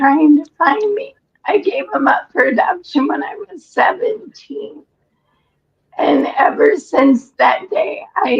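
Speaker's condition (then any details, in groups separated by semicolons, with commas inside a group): ALS; breathless after exertion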